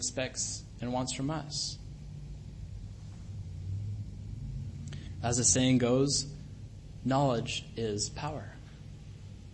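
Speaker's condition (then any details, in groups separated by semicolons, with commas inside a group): No condition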